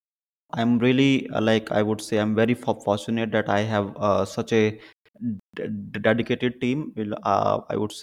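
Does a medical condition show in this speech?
Yes: stammering; stammering since childhood; no stammering noticed during this interview; sometimes stammers on words beginning with s; here repeated sounds, blocks.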